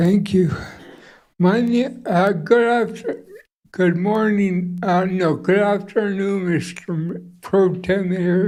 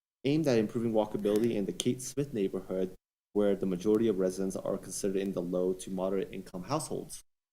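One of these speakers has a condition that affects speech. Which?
The first: traumatic brain injury; cannot talk well.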